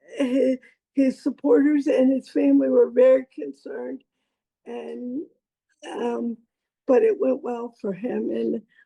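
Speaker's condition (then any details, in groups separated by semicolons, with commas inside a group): Cerebral palsy; lifelong, childhood surgeries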